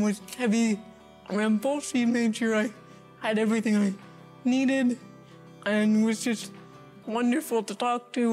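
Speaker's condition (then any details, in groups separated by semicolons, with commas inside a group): Cerebral palsy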